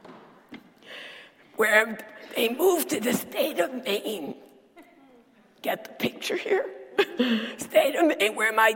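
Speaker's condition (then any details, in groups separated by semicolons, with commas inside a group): Dysphonia; sultry voice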